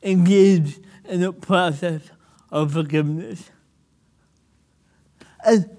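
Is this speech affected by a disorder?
Yes: cerebral palsy; more difficult when nervous.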